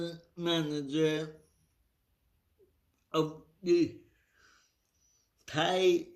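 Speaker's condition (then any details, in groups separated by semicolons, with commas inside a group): Cerebral palsy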